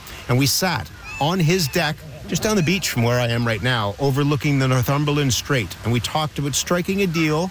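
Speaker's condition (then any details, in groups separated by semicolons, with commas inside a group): No condition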